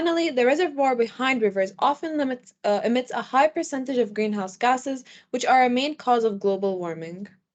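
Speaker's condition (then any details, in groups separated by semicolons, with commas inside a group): No condition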